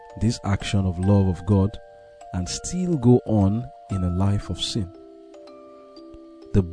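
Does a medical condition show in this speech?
No.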